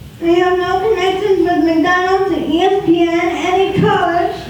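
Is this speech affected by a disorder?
Yes: spastic quadriplegic cerebral palsy; spastic quadriplegic, wheelchair.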